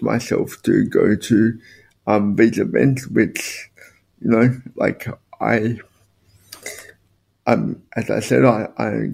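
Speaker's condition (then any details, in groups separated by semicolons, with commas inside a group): Spastic quadriplegic cerebral palsy; purely physical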